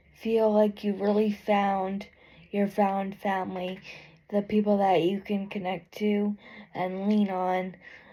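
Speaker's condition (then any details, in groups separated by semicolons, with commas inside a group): Cerebral palsy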